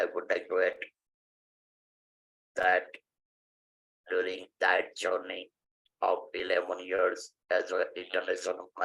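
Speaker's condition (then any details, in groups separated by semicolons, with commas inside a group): Laryngectomy (vocal cords removed) after stage IV vocal cord cancer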